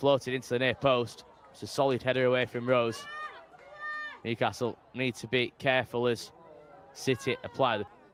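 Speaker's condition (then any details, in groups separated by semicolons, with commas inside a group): No condition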